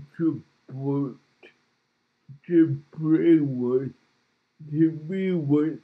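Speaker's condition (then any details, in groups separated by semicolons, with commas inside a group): Cerebral palsy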